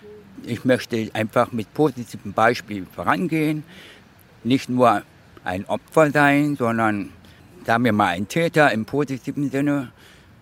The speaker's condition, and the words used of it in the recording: Deafness. Dass er so deutlich sprechen gelernt hat wie kaum ein anderer gehörloser Mensch, ist eigentlich ein kleines Wunder, wie ich finde.